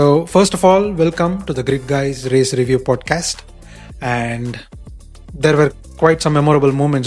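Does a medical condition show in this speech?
No.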